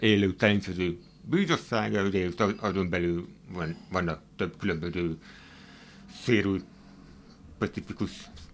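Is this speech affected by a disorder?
Yes: hard of hearing; hearing aid use.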